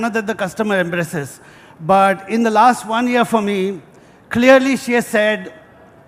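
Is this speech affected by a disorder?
No.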